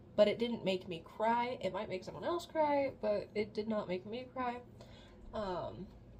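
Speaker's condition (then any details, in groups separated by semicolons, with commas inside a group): No condition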